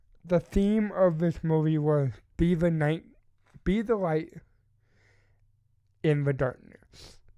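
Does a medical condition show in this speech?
Yes: cerebral palsy.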